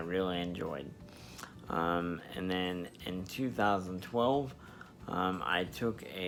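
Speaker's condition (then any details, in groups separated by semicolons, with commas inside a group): Spastic diplegia cerebral palsy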